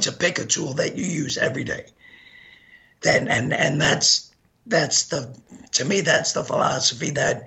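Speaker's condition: Gunshot injury to voice box; shot 15 times

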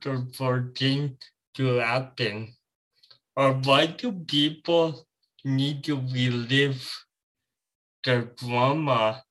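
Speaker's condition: Cerebral palsy

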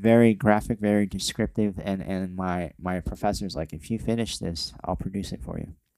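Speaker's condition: Cleft lip and palate

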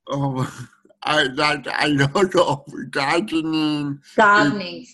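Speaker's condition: Speech needing a translator

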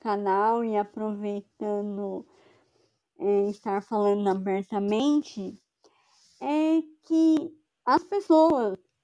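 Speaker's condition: Cleft palate; nasal air escape, extra vocal fold effort for intelligibility, hoarse or voiceless after long speaking

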